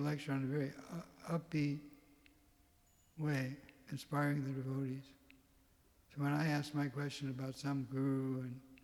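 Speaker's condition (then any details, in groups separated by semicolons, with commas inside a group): Parkinson's; tremor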